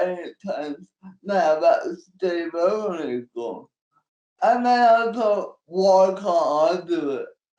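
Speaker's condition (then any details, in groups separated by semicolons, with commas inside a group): Cerebral palsy; since birth, physical disability only, manual wheelchair; 24 years old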